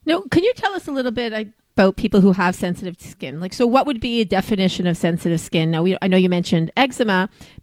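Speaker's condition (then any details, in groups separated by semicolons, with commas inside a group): No condition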